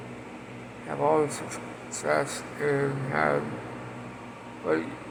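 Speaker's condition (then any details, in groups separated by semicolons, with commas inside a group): Parkinson's; speech impediment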